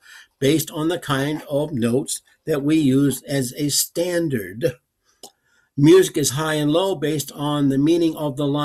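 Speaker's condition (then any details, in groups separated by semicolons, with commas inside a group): No condition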